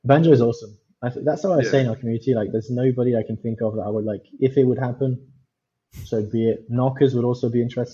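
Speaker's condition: No condition

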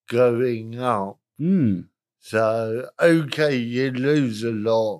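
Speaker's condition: Cerebral palsy, moderate; spastic

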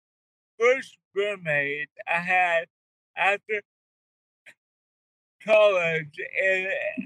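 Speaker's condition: Cerebral palsy; wheelchair user

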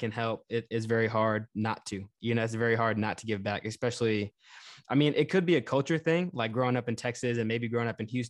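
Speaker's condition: No condition

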